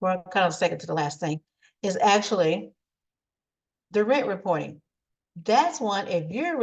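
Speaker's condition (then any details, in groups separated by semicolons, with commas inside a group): No condition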